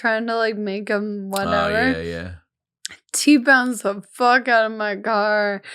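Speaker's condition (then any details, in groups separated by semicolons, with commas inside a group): Friedreich's ataxia; slurred speech, sounds drunk, still understood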